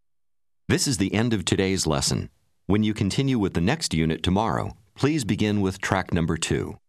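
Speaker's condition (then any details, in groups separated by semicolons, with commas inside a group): No condition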